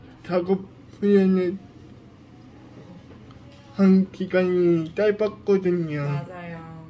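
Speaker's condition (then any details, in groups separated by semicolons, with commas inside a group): Cerebral palsy; brain lesion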